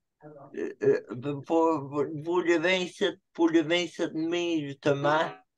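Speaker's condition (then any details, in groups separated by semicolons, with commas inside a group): Cerebral palsy; from birth, spastic diplegia, affects motor skills and mobility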